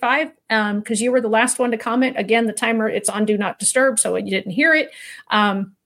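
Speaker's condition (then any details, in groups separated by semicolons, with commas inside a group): No condition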